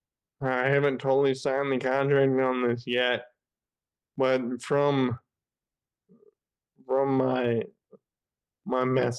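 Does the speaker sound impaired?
Yes: Friedreich's ataxia; uses wheelchair.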